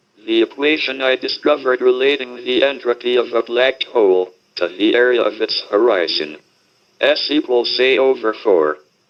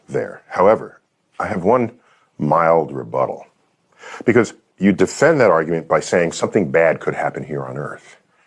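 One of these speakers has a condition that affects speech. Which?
The first: motor neuron disease (ALS); body hardly works, speaking through a speech-generating device.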